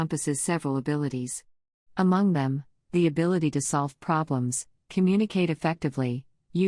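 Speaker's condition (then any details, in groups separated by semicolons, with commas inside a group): No condition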